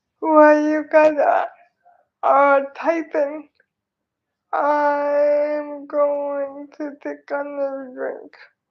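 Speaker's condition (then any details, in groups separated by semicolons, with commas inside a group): Cerebral palsy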